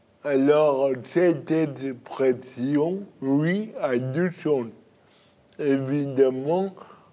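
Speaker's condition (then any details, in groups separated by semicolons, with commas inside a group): Cerebral palsy; birth injury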